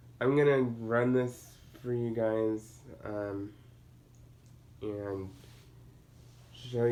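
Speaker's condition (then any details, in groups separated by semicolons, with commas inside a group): Cerebral palsy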